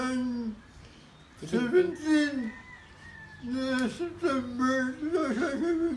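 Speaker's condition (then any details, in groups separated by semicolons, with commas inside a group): X-linked dystonia parkinsonism; left-sided symptoms, left hand; diagnosis confirmed by specialist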